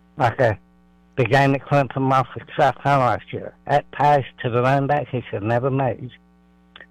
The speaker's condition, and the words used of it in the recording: Oral cancer. I'm an oral cancer survivor, and I can't speak real plain.